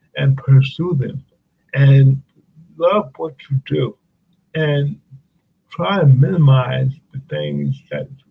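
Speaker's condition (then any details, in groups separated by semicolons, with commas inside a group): Cerebral palsy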